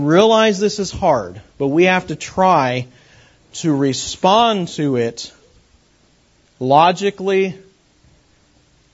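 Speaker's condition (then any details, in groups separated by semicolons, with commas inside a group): No condition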